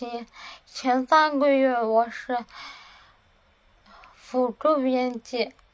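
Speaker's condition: Cerebellar atrophy, hereditary; familial, mother, uncle and aunt died of it, untreatable, slurred speech first, then weak hands, no medication, about ten years given; cannot hold pen, cannot manage stairs or go out alone since COVID, falls; muffled articulation, tongue not nimble, listeners struggle to understand

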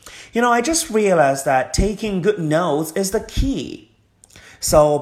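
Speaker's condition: No condition

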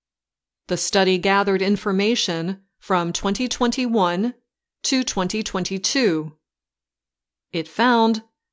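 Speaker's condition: No condition

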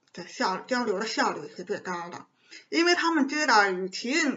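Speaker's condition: Congenital severe deafness; hearing aids and cochlear implant

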